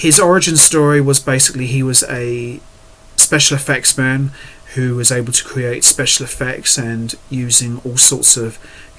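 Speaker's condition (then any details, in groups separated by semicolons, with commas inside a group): No condition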